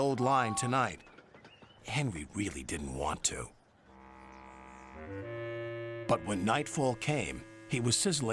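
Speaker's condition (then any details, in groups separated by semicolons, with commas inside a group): No condition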